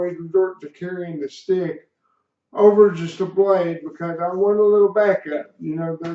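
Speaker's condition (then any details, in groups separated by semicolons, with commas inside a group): Cerebral palsy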